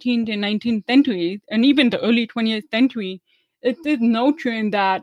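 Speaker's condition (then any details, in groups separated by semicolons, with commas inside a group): Deafness; relearned English and speech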